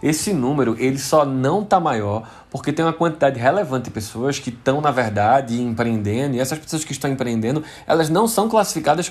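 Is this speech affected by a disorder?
No.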